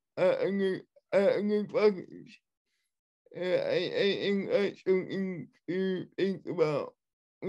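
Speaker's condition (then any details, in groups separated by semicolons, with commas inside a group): Cerebral palsy, spastic and dyskinetic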